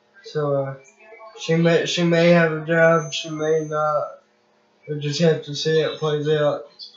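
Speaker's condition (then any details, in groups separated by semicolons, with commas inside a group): Cerebral palsy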